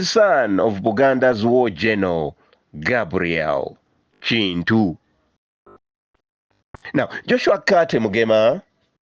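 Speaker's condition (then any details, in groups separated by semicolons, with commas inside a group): No condition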